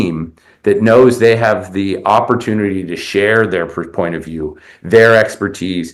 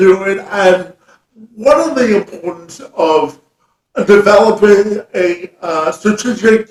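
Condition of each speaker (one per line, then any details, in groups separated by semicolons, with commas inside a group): No condition
Cerebral palsy; from birth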